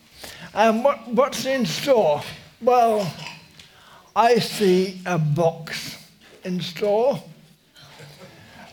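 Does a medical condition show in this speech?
Yes: motor neurone disease; uses wheelchair.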